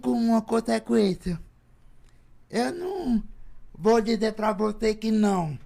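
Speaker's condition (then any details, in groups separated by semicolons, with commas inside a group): Cerebral palsy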